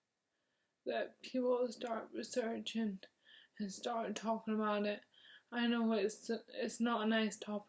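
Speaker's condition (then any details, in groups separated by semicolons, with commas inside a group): Motor neurone disease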